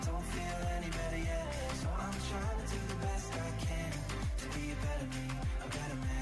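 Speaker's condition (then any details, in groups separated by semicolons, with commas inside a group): No condition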